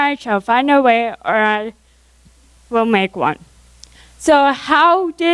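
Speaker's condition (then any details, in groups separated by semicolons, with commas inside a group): Cerebral palsy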